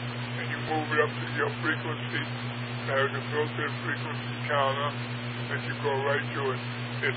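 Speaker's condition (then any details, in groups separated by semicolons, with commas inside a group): Parkinson's; largely wheelchair bound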